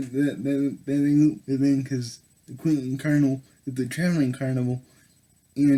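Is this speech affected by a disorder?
Yes: cerebral palsy; able to speak.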